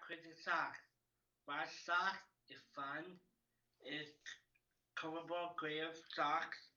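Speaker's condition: Down syndrome; frequent repetitions and fillers, fragmented sentences, some unintelligible phrases, father often prompts and rephrases

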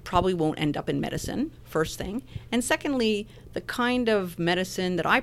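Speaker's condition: No condition

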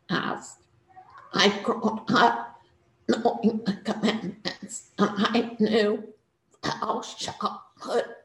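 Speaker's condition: Spasmodic dysphonia; trouble speaking during talk

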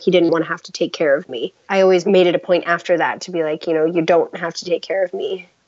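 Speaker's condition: No condition

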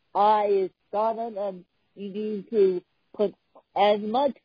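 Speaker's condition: Cerebral palsy; chronic physical disability

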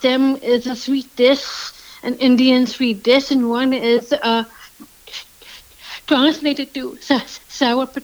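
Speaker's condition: Down syndrome

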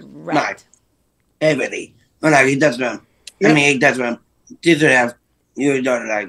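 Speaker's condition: Down syndrome; low muscle tone; photography allowed him to communicate, to show people things

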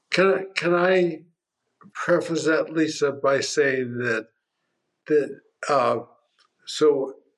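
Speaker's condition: Primary lateral sclerosis, mild; upper motor neuron, asymmetric left side, two cervical laminectomies, ALS clinic care; mild dysarthria, afternoon voice fatigue for 3-4 years, voice worsening, starting difficulty swallowing liquids

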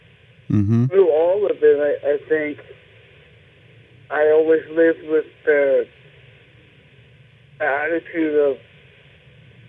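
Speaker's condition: Cerebral palsy; speech impediment while growing up

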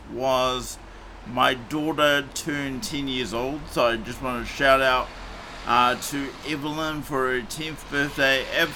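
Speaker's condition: Cerebral palsy; morphine not allowed after it

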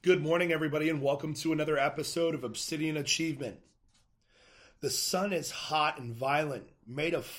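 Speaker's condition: No condition

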